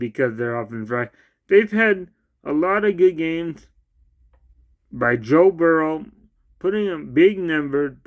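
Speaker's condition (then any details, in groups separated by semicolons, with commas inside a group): Cerebral palsy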